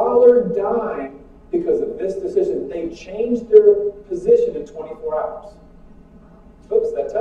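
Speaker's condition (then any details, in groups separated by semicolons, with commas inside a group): No condition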